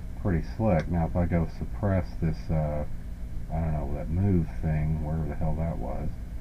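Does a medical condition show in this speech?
No.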